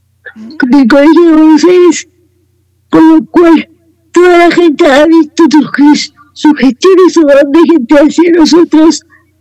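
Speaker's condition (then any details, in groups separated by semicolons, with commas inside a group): Cerebral palsy; voice and way of speaking affected by cerebral palsy, per host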